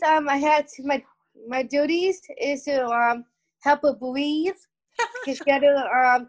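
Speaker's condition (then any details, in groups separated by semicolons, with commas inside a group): Down syndrome; from birth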